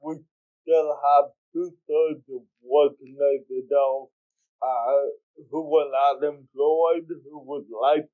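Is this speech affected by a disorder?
Yes: cerebral palsy; speech therapy in childhood.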